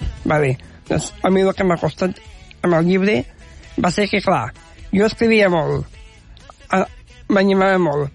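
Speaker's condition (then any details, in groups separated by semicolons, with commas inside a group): Down syndrome; genetic condition, learned of it gradually from parents in childhood; speaks confidently on radio and in public, communicates ideas well, less nervous than many guests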